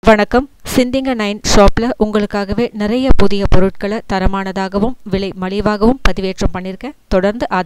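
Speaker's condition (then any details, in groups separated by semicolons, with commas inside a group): No condition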